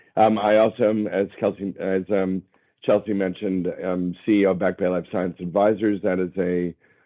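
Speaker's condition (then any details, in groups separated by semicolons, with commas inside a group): No condition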